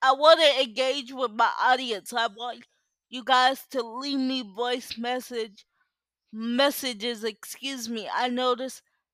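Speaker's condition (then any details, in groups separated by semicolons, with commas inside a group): Cerebral palsy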